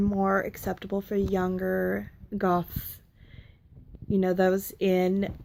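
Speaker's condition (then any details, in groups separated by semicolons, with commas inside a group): No condition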